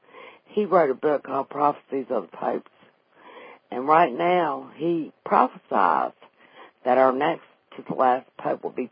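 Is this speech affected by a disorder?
Yes: vocal cord paralysis after stroke, unilateral vocal fold paralysis; familial stroke at age 35, one vocal cord paralyzed, wheelchair user, left hand slightly impaired; can no longer sing since vocal cord paralysis.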